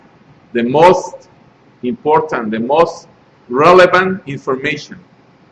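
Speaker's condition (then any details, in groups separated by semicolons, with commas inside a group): No condition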